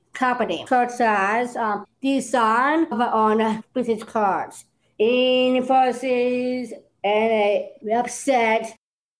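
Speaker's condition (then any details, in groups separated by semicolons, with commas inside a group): Down syndrome; early 30s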